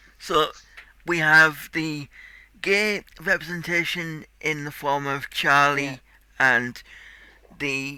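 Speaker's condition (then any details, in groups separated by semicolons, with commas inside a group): Cerebral palsy; tight muscles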